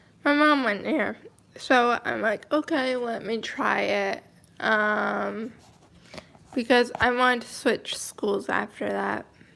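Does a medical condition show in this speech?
Yes: cerebral palsy, mild.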